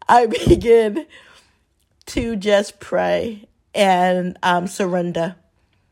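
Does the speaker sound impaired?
Yes: stuttering; traumatic brain injury; stumbles on words, may ramble; here prolonged sounds.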